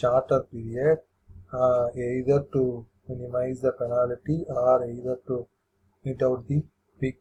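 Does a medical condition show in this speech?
No.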